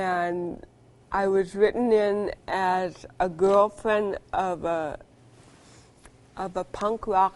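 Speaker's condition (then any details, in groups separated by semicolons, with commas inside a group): Cerebral palsy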